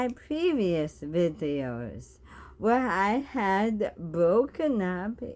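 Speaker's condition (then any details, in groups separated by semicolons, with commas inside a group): Bulbar ALS, bulbar onset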